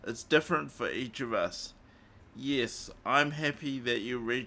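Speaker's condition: Cerebral palsy; morphine not allowed after it

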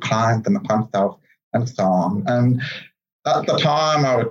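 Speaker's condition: Profound deafness, congenital

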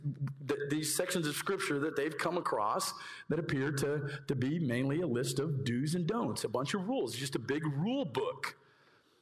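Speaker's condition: No condition

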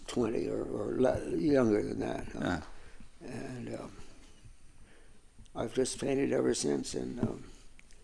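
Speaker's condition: Parkinson's; on medication under Dr. Fawn

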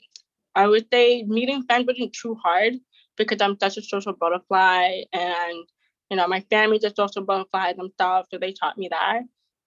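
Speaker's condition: Deafness; has a disability

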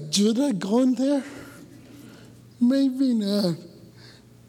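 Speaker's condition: Cerebral palsy; born about two weeks early

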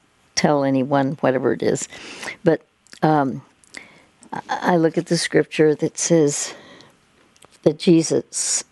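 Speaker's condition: No condition

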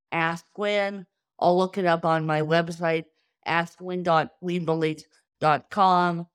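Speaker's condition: Cerebral palsy; power chair half the time since March 2022

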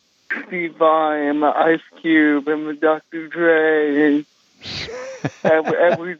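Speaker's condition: Cerebral palsy; speech affected in childhood, countless speech therapy sessions, now speaks as heard today

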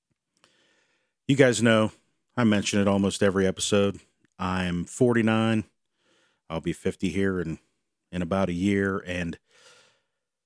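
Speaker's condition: No condition

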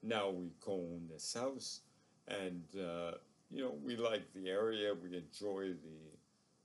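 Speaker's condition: ALS; progressively crippling neurological disorder

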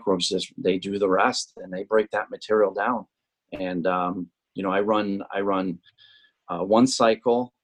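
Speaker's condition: No condition

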